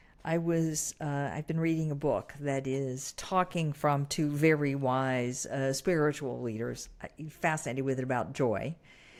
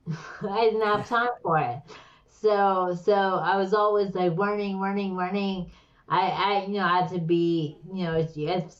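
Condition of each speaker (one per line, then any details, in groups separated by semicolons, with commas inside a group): No condition
Slurred speech; brain condition, weakness, stroke-like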